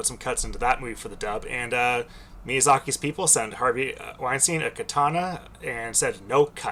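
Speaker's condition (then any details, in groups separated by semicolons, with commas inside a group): No condition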